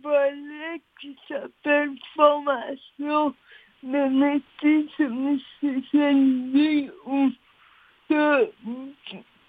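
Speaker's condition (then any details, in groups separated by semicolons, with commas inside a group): Cerebral palsy; listeners must pay attention to follow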